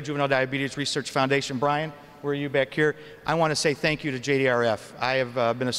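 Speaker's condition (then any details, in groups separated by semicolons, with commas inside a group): No condition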